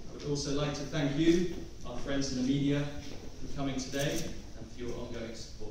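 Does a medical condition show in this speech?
No.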